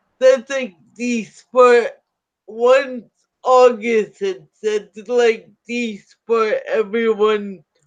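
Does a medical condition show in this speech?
Yes: cerebral palsy; spasticity, startle reflex.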